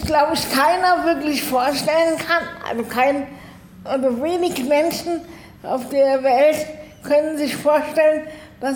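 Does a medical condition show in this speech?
Yes: cerebral palsy, spastic, arms and legs.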